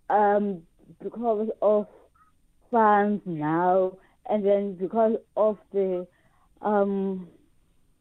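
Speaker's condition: Cerebral palsy; now swims and competes in adaptive surfing

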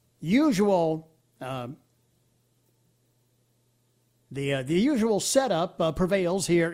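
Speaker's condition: No condition

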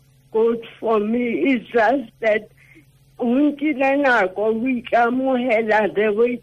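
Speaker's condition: Cerebral palsy; affects speech

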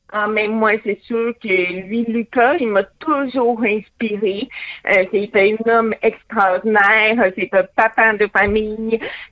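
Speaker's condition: Hearing loss with cochlear implant; removes implant in water, total silence, phone understanding varies by person

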